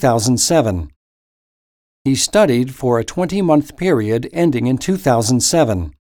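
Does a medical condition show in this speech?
No.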